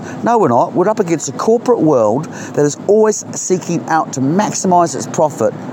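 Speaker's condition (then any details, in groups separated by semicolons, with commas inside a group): No condition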